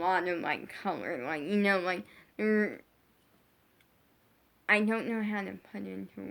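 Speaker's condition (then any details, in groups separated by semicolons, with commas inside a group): Brain injury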